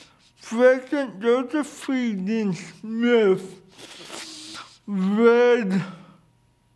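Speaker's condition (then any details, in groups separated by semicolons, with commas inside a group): Cerebral palsy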